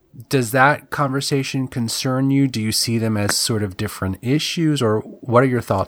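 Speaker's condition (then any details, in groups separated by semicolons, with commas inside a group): No condition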